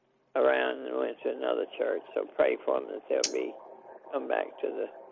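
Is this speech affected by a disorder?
Yes: Parkinson's disease; age 85.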